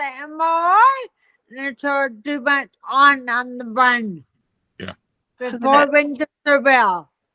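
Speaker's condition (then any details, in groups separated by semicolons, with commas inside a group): Multiple system atrophy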